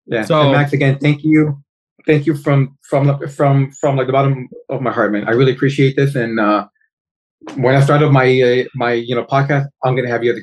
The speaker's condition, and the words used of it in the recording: Stuttering. I mean, I've had a speech impediment the majority of my life.